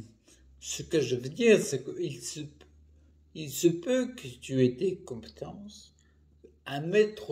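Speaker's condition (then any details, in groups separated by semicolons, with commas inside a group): Primary progressive multiple sclerosis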